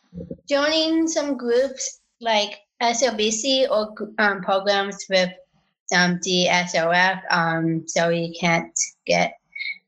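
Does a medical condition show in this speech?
Yes: Down syndrome; adult woman.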